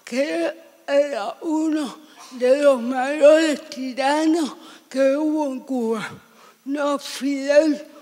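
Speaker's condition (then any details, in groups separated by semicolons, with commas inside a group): Severe cerebral palsy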